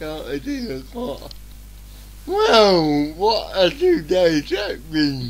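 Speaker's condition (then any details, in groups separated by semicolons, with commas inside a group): Cerebral palsy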